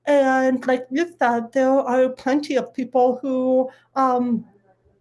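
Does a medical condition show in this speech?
Yes: deafness; medical diagnosis, no sign language, relies on lip reading and captions; cannot hear voice calls or megaphones, needs to see faces, uses captioned video calls; able to talk, speech therapy for most of life.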